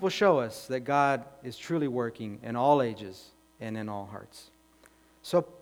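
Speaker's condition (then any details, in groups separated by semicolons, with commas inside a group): No condition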